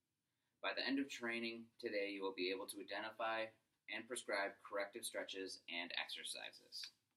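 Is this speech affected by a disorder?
No.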